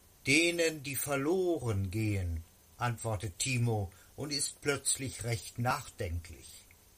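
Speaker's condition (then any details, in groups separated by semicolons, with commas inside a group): No condition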